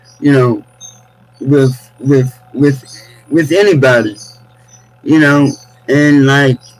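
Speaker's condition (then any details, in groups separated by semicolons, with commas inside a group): Cerebral palsy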